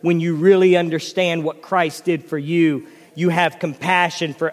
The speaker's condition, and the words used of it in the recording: No condition.